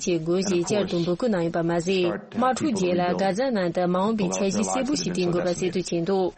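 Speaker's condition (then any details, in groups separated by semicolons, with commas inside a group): No condition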